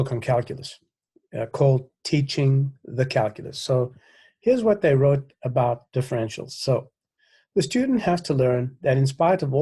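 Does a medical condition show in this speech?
No.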